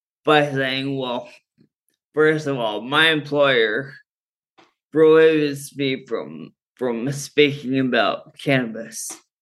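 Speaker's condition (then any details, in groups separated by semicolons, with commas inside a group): Friedreich's ataxia; ataxia worse when tired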